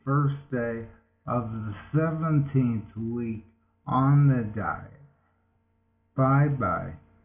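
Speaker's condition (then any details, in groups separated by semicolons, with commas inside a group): Multiple sclerosis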